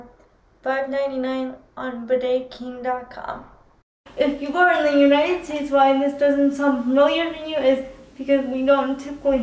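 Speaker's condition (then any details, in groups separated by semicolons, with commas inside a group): Cerebral palsy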